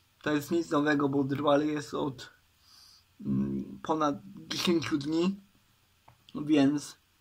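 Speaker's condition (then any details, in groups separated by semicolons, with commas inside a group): Cerebral palsy; uses wheelchair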